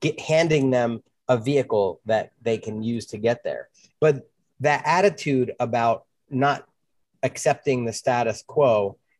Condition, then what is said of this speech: None; typical speech.